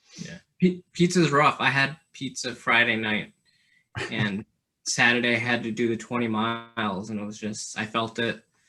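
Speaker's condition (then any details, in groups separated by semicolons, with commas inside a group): No condition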